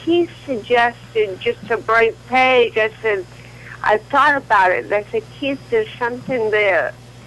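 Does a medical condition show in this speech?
Yes: cerebral palsy; from birth, leg spasticity.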